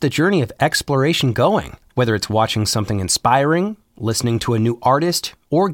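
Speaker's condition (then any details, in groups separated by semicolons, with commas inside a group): No condition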